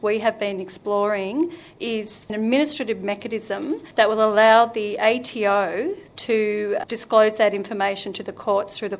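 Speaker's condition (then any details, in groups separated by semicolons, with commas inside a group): No condition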